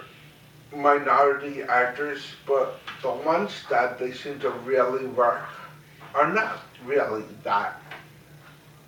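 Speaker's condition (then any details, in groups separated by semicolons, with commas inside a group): Cerebral palsy; very mild form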